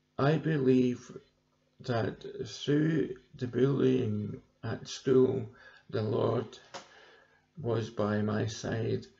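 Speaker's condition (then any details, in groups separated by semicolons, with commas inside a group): Cerebral palsy; present from birth; balance worsening recently, needs walking aid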